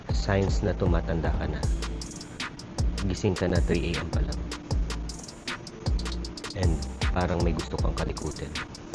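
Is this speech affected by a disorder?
No.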